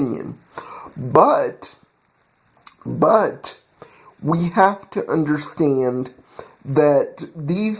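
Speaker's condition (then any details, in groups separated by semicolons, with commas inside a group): Cerebral palsy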